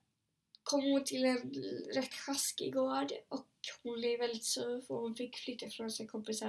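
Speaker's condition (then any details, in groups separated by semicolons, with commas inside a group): No condition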